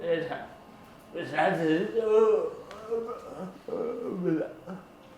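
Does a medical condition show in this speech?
Yes: cerebral palsy; affects balance, stiffness, stiffer hand.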